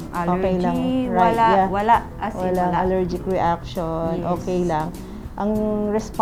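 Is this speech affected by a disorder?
No.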